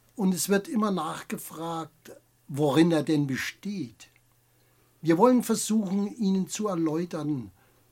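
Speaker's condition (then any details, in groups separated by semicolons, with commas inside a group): No condition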